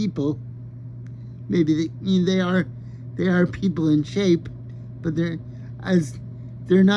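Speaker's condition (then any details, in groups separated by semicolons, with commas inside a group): Cerebral palsy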